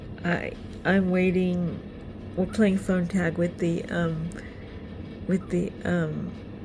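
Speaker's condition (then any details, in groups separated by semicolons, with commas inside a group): Cerebral palsy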